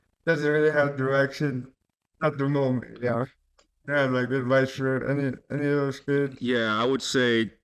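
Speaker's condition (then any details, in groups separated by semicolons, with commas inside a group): Cerebral palsy; caused by stroke at birth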